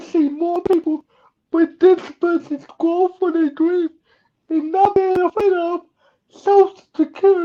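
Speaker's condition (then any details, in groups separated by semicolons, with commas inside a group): Cerebral palsy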